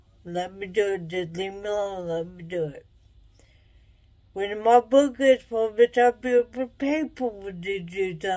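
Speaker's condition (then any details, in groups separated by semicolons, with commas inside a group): Traumatic brain injury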